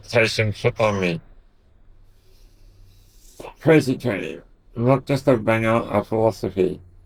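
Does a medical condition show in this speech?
Yes: Duchenne muscular dystrophy.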